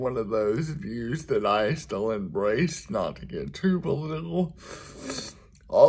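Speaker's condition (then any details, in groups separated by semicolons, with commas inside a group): Cerebral palsy; speaks slower at times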